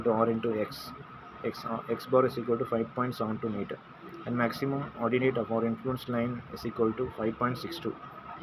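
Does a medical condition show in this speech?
No.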